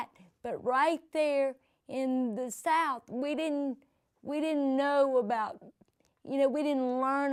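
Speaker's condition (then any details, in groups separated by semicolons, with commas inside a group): Cerebral palsy; present from birth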